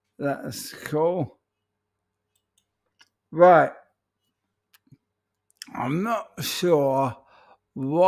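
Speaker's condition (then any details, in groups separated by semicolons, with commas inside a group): ALS; voice may sound peculiar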